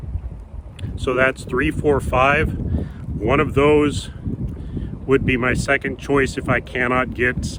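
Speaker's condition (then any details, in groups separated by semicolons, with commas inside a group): No condition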